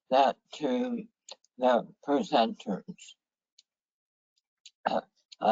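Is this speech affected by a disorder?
Yes: head and neck cancer; severe dysphagia.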